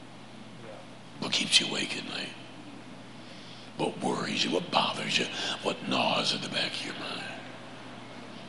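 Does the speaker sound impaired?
Yes: laryngeal cancer; prosthesis speech planned after laryngectomy.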